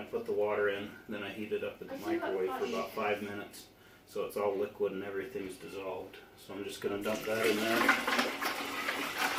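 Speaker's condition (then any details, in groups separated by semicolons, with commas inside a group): No condition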